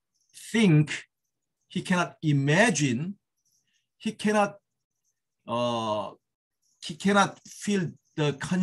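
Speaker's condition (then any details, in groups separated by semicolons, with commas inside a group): No condition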